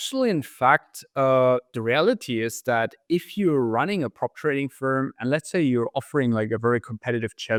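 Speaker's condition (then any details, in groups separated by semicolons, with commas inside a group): No condition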